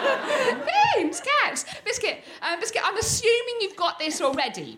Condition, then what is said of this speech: Tourette syndrome. That means I make movements and noises I can't